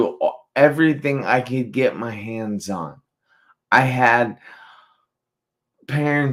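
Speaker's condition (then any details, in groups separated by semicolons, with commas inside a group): Traumatic brain injury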